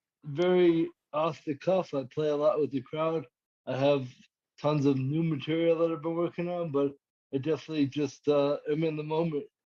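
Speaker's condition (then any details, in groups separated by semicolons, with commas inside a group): Cerebral palsy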